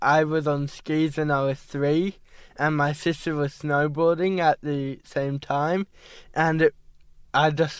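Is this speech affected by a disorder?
Yes: cerebral palsy; at diagnosis told may never walk or talk.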